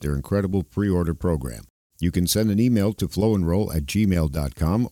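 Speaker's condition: No condition

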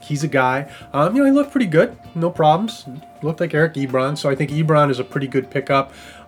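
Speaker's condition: No condition

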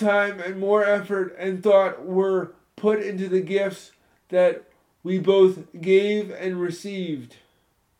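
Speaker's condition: Spastic cerebral palsy, moderate

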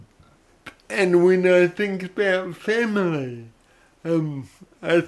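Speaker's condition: Cerebral palsy; odd sort of voice

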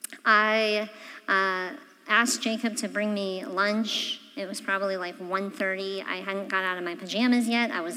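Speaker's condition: Cleft palate; voice sounds different, half of voice vibrations go through nose, nasal resonance

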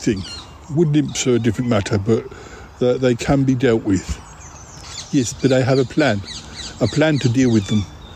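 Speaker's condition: No condition

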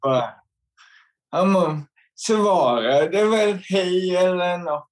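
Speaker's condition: Cerebral palsy; involuntary jerks

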